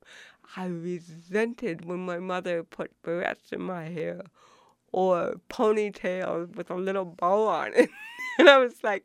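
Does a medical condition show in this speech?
Yes: cerebral palsy; affects way of talking, intentionally speaks as well as possible, grammatically correct.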